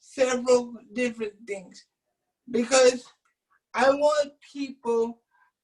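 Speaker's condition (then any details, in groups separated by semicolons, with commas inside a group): Cerebral palsy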